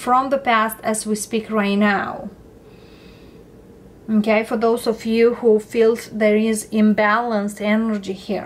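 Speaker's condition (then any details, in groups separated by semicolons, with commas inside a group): No condition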